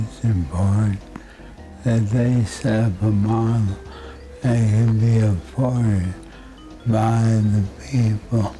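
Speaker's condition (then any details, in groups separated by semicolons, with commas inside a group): Parkinson's disease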